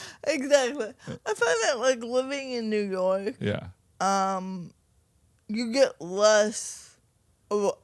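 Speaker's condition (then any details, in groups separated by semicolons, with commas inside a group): Cerebral palsy, mild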